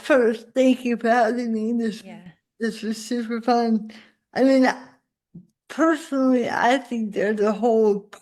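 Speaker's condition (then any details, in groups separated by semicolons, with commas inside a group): Cerebral palsy; spasticity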